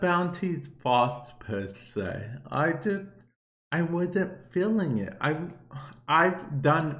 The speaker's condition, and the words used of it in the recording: Cerebral palsy. I have CP or cerebral palsy and it can affect my speech a bit.